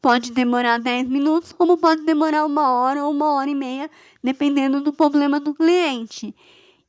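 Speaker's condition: Cleft palate; congenital cleft palate

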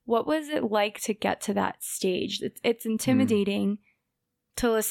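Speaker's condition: No condition

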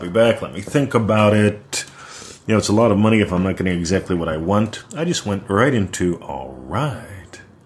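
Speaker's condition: No condition

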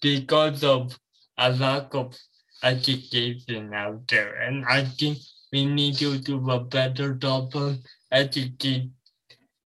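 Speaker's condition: Cerebral palsy

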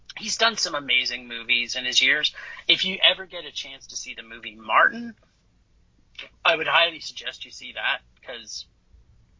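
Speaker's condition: No condition

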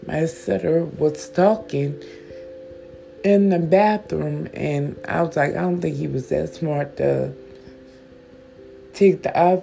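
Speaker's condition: Stroke with stutter; cannot move

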